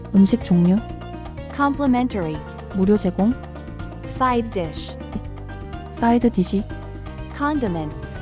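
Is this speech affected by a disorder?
No.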